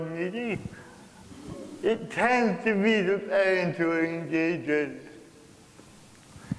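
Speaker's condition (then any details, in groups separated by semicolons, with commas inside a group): Cerebral palsy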